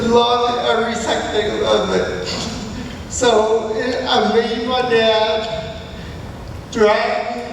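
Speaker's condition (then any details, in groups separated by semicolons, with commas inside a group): Cerebral palsy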